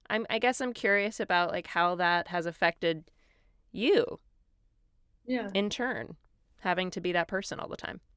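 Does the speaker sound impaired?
No.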